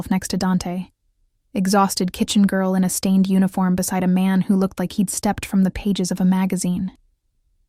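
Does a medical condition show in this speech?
No.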